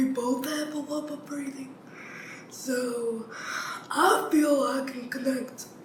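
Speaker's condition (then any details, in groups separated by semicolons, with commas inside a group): Cerebral palsy; born premature, cannot walk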